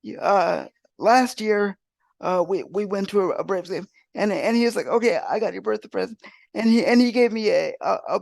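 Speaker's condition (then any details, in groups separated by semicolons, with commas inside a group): Cerebral palsy; wheelchair user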